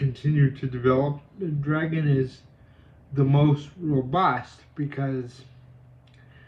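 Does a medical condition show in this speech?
Yes: cerebral palsy.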